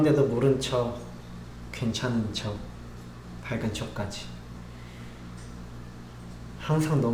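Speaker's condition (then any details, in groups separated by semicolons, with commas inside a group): No condition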